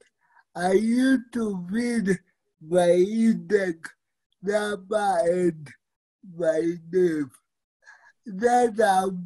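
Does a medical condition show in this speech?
Yes: cerebral palsy; typed assignments and projects up to degree via digital advisory and learning center.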